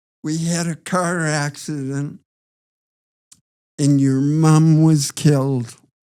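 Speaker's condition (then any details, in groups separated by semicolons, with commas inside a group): Parkinson's disease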